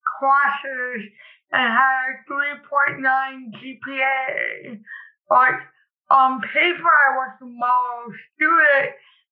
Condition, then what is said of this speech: Cerebral palsy. Like, on paper, I was a model student, but as soon as I opened my mouth, people would assume otherwise.